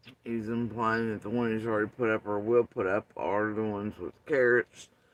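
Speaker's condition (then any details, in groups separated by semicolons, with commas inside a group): Facial paralysis after surgery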